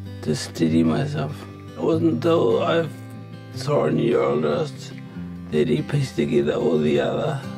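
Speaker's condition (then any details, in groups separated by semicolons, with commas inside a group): Multiple system atrophy; rare degenerative, affects stability, sleep, toileting, temperature regulation; diagnosed five years ago, slow progression, recent decline; affects speech, eating and stability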